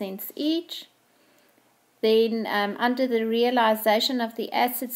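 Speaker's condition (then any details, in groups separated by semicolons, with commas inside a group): No condition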